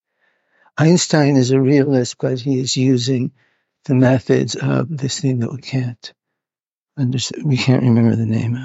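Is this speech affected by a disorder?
Yes: Parkinson's; now openly displayed.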